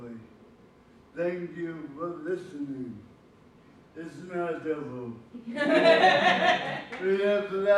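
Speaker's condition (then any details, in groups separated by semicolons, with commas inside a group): Cerebral palsy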